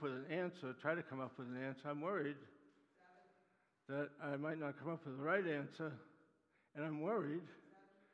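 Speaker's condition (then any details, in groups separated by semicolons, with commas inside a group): Parkinson's disease; in therapy sessions working on walking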